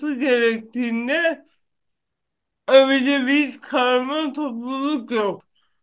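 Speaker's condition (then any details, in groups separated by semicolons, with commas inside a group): Cerebral palsy; no known cure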